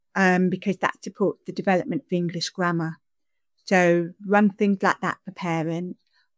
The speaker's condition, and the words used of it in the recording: Deafness. They might use sign-supported English, which is what I'm using now.